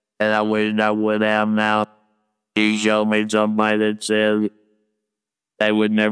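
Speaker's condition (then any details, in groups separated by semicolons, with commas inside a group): Laryngectomy, total laryngectomy with electrolarynx; voice box removed for laryngeal cancer from smoking cigarettes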